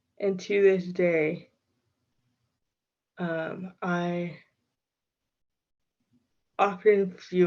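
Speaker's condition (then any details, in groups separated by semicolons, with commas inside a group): Cerebral palsy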